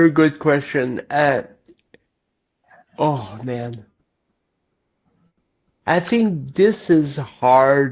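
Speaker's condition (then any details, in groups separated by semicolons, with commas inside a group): Cerebral palsy; lifelong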